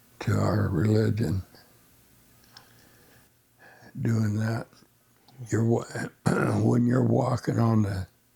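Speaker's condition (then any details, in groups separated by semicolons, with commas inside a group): Essential tremor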